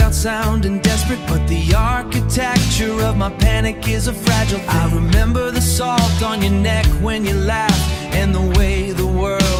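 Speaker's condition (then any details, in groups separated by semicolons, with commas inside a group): No condition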